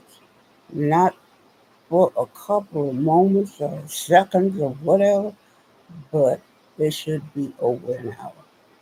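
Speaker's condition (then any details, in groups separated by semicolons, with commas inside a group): Spinal neurosarcoidosis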